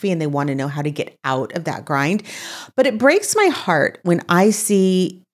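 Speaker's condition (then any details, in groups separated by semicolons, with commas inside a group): No condition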